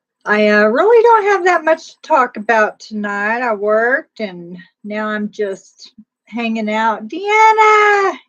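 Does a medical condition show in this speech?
No.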